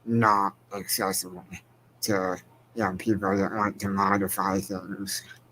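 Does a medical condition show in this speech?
Yes: spinal muscular atrophy.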